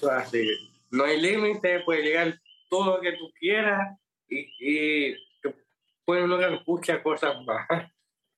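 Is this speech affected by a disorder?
Yes: Down syndrome; adult man aged 26 to 27.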